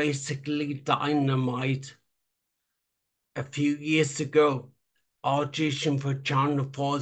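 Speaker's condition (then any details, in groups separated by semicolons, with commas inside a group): Traumatic brain injury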